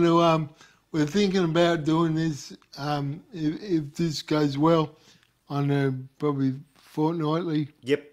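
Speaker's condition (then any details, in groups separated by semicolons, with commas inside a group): Cerebral palsy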